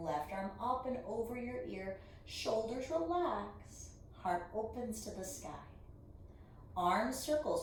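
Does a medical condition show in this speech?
No.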